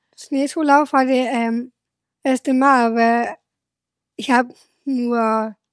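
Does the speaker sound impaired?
Yes: Down syndrome; present from birth, diagnosis suspected right after birth, some limitations; age 28.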